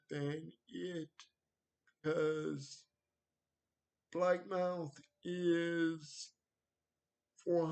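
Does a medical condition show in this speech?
Yes: cerebral palsy.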